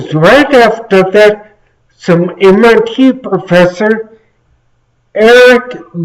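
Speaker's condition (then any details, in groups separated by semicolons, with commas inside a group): Traumatic brain injury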